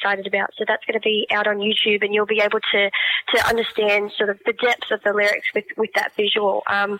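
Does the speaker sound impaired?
Yes: cleft palate; congenital cleft palate, born with it, Variety children's charity support as young girl.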